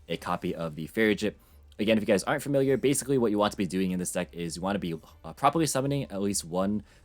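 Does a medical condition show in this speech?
No.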